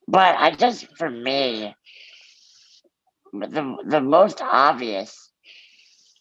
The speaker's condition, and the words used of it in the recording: Muscular dystrophy. I've been public speaking for more than two thirds of my life.